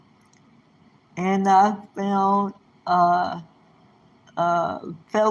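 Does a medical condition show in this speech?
Yes: cerebral palsy; present from birth.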